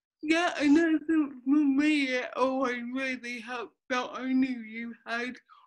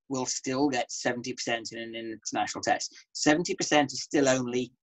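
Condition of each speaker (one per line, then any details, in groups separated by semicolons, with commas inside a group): Cerebral palsy
No condition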